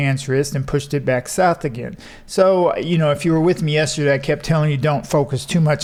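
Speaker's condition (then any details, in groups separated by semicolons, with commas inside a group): No condition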